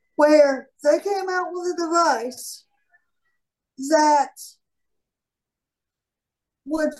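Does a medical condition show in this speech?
Yes: cerebral palsy; from birth, highly mobile, largely independent, falls, shoulder dislocates lifting heavy, declined physical therapy, trains mace and clubs.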